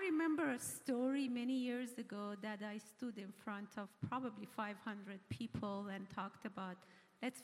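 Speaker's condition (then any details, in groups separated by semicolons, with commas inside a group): No condition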